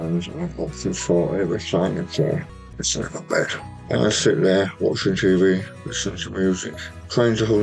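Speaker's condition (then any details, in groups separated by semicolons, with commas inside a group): Tongue cancer, hemiglossectomy; half tongue removed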